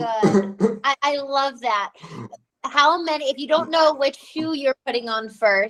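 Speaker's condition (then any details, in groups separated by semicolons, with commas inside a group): No condition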